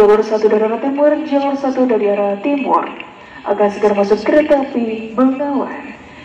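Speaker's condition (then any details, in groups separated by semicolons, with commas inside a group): No condition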